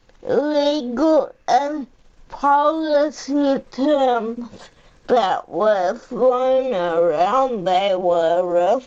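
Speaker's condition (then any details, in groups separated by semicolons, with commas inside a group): Cerebral palsy; uses a power chair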